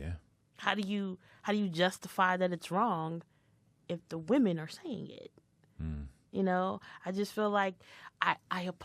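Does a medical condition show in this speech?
No.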